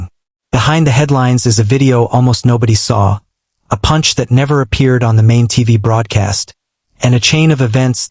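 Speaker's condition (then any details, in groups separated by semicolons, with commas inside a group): No condition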